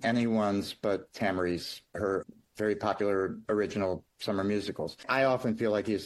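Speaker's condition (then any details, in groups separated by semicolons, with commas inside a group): No condition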